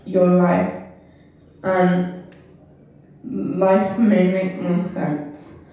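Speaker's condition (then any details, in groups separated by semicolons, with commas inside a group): Cerebral palsy; left side weaker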